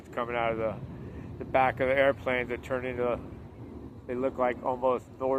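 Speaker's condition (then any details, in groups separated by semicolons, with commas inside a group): No condition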